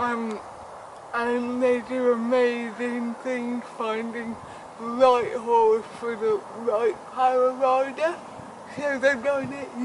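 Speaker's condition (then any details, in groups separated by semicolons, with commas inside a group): Cerebral palsy; affects speech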